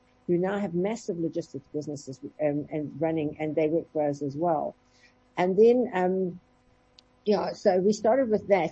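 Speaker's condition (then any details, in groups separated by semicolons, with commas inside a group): No condition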